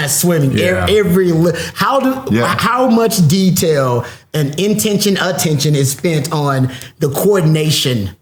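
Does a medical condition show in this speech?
No.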